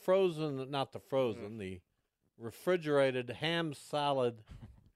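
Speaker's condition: No condition

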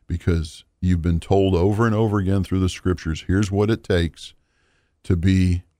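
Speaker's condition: No condition

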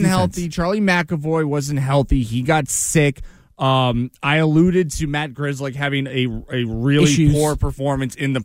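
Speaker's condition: No condition

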